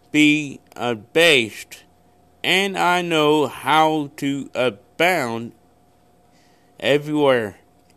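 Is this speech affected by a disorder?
Yes: cerebral palsy; wears glasses.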